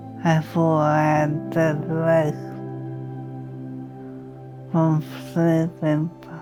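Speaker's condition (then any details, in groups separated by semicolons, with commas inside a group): Traumatic brain injury; recovered from induced coma, speech much improved; speech damaged by injury, early inability to breathe unaided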